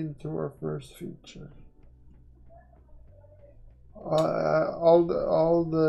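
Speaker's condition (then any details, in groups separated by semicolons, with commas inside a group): Quadriplegic cerebral palsy; uses one hand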